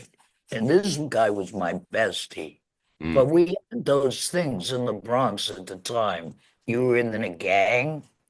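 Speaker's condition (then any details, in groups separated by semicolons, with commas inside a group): Laryngectomy; laryngectomy after throat cancer, larynx removed, neck stoma; 11 years since surgery; lost natural voice, talking hard, strains voice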